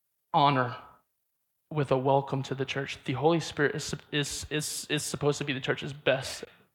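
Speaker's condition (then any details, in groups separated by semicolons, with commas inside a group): Stutter; repeated words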